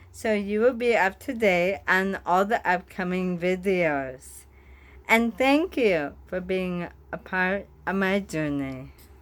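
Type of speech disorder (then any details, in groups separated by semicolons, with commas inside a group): Bulbar dysarthria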